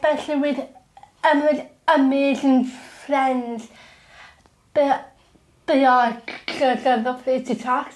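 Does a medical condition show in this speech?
Yes: Down syndrome; present from birth, extra large tongue and very poor muscle tone noted at birth.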